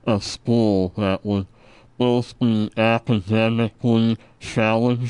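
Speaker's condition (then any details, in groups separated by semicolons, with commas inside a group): Treacher Collins syndrome; congenital genetic, no ears or ear canals, no eye sockets or cheekbones, jaw deformities, cleft palate; about 30 surgeries reconstructing whole facial skeleton, bone conduction hearing aids, hears through bones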